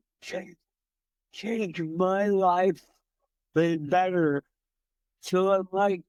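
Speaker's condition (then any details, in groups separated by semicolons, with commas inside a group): Cerebral palsy; from birth, entire left side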